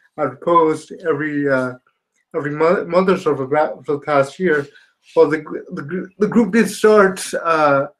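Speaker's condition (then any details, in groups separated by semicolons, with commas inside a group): Spastic quadriplegia cerebral palsy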